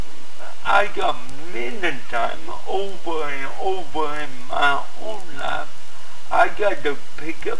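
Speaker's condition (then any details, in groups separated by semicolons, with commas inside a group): Cerebral palsy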